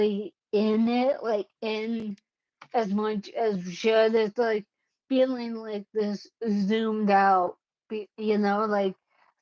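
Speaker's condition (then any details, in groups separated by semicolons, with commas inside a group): Cerebellar ataxia; caused by brain bleed, unsteady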